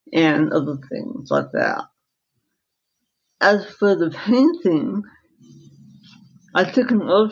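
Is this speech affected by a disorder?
Yes: dystonia, secondary to encephalitis; slight speech impediment.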